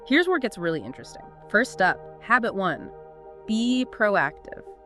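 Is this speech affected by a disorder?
No.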